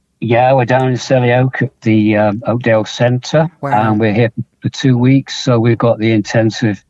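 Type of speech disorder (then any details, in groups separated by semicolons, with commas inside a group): None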